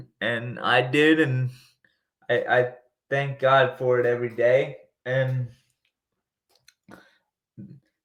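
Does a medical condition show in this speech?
Yes: cerebral palsy.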